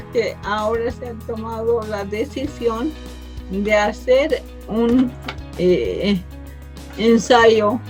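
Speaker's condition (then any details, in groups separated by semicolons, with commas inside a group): Cerebral palsy from birth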